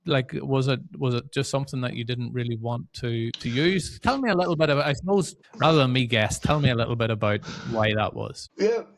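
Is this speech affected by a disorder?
No.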